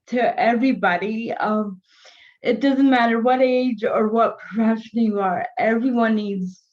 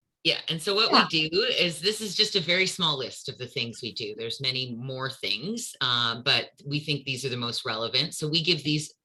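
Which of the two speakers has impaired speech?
The first: cerebral palsy; from birth; early difficulty forming words, learned by mimicry, no speech therapy.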